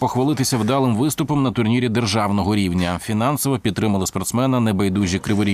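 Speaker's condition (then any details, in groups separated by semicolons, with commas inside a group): No condition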